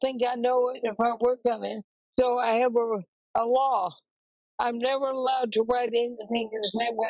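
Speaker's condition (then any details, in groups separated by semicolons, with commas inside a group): ALS; recently diagnosed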